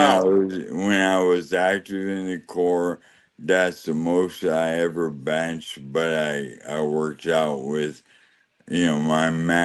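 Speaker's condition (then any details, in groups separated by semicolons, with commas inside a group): ALS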